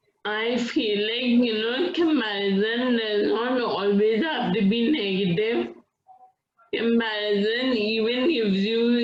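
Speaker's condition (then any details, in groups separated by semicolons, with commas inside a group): Friedreich's ataxia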